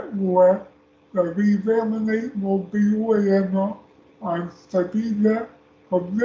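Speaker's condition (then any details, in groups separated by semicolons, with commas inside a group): Speech impairment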